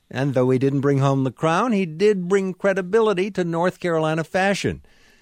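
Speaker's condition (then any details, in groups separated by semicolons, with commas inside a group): No condition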